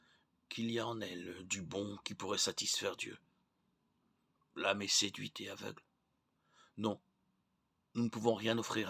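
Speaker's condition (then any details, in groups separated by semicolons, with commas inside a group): No condition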